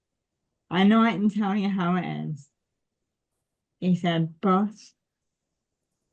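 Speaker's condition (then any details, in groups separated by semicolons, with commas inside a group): Cerebral palsy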